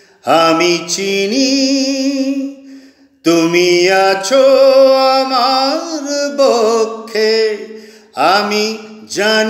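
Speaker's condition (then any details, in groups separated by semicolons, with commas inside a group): No condition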